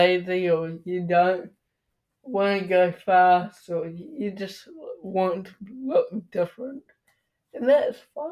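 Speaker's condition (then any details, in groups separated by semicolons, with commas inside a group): Cerebral palsy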